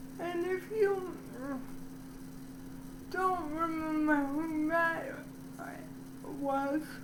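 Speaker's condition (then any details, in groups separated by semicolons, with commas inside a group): Cerebral palsy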